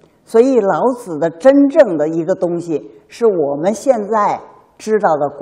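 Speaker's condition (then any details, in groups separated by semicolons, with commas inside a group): No condition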